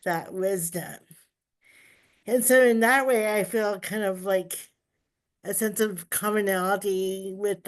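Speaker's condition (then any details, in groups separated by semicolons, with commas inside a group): Cerebral palsy; uses power wheelchair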